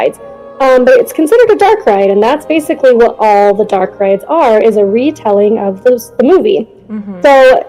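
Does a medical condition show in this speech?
No.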